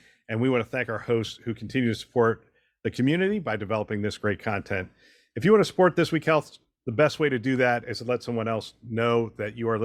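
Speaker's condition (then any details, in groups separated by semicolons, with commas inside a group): No condition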